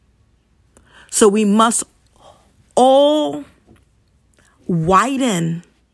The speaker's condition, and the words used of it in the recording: Stuttering. So you will hear me stumble upon words, and it is okay.